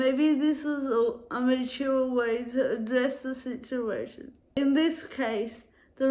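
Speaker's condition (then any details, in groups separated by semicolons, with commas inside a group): Cerebral palsy; affects walking and speech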